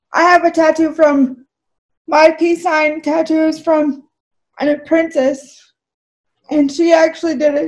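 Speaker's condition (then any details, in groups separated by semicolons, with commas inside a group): Cerebral palsy; spastic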